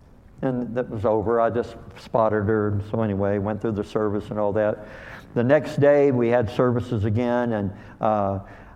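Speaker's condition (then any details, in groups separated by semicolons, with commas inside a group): Cleft lip and palate; called hair lip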